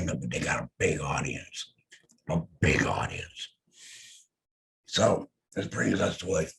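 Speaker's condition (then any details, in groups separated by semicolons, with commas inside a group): Head and neck cancer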